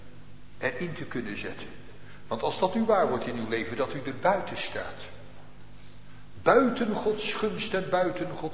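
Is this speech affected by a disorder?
No.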